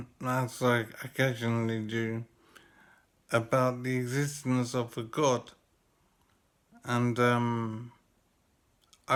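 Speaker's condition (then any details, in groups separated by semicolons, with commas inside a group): Injury affecting speech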